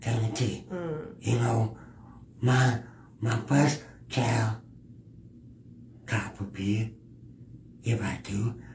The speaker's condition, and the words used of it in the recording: Cerebral palsy. When I speak, I do speak a little bit, and that's part of mine.